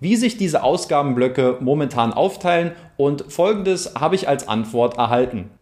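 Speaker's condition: No condition

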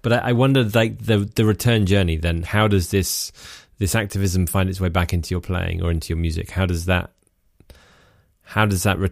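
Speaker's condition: No condition

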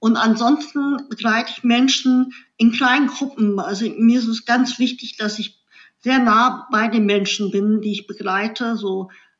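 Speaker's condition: Cleft lip and palate; congenital cleft lip

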